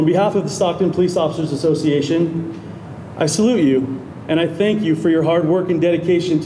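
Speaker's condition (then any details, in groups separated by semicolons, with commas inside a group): No condition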